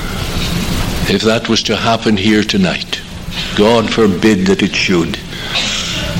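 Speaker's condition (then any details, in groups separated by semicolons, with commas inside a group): No condition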